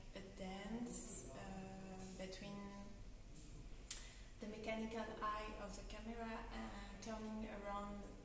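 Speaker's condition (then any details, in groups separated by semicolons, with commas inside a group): No condition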